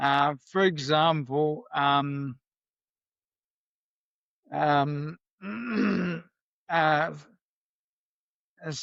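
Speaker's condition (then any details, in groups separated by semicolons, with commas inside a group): MND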